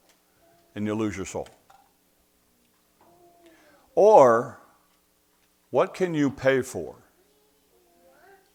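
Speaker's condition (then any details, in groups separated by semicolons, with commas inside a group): No condition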